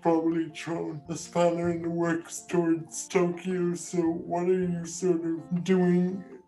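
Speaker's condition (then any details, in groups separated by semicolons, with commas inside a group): Cerebral palsy; spastic quadriplegic type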